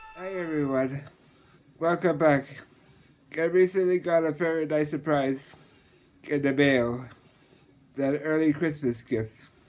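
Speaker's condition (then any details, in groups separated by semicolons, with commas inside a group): Muscular dystrophy, Duchenne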